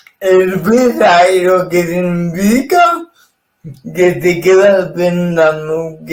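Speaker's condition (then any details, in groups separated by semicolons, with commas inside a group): Cerebral palsy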